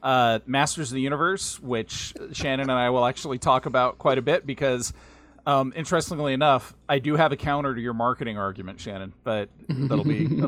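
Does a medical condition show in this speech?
No.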